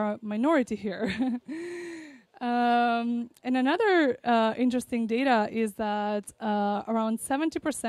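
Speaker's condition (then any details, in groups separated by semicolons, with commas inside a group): No condition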